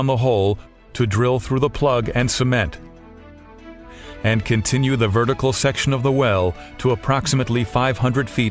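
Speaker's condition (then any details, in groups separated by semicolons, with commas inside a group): No condition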